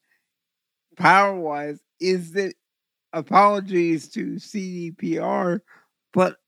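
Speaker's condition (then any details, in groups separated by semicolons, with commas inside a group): Cerebral palsy; visual focusing difficulty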